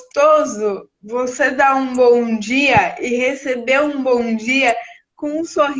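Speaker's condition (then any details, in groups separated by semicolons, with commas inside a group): Cerebral palsy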